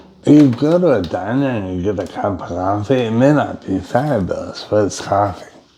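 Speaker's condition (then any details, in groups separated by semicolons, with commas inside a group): Brain injury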